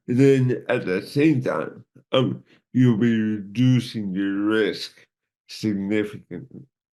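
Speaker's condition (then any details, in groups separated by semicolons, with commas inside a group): Cerebral palsy; from birth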